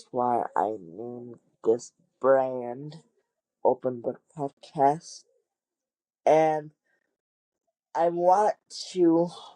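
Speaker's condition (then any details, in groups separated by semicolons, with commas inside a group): Cerebral palsy; wheelchair user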